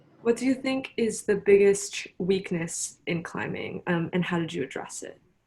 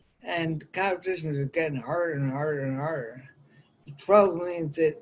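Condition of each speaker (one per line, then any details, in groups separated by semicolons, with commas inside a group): No condition
Ataxia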